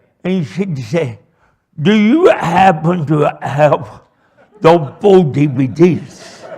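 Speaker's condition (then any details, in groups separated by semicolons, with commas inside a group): Cerebral palsy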